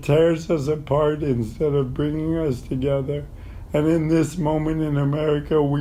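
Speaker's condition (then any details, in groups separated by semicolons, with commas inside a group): ALS; terminal; voice is going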